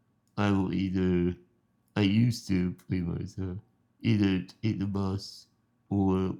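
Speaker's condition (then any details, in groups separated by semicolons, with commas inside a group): Spinal muscular atrophy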